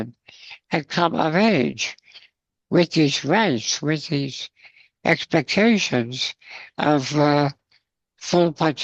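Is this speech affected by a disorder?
Yes: spinal muscular atrophy, congenital.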